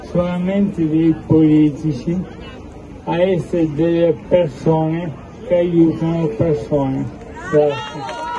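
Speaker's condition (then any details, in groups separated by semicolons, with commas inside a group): ALS; bulbar form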